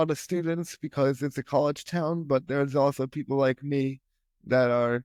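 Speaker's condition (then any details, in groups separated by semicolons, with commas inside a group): Spastic quadriplegic cerebral palsy; spastic quadriplegic, very tight limbs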